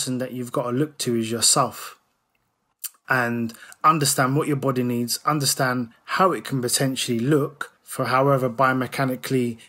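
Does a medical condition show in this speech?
No.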